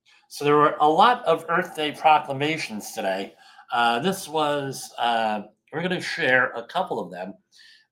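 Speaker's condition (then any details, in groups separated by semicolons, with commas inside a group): Bilateral cleft lip and palate; from birth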